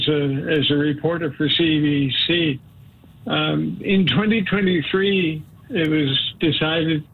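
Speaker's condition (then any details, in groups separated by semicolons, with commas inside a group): Parkinson's disease; underwent deep brain stimulation, heavy medication doses caused dyskinesia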